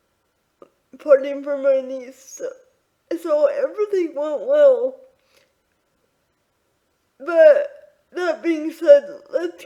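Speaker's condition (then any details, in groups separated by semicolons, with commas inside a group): Quadriplegic cerebral palsy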